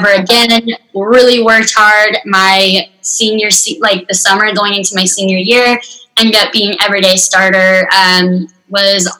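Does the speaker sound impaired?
Yes: unilateral cleft lip and palate, severe.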